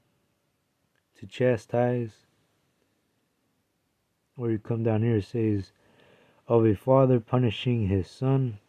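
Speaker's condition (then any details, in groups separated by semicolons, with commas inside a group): No condition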